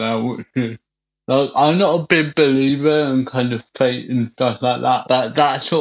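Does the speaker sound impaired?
Yes: cerebral palsy; from birth, stopped breathing, cesarean, incubator, walking deteriorated about age five, physiotherapy, walking frame, wheelchair; cannot drink from a glass, uses a straw.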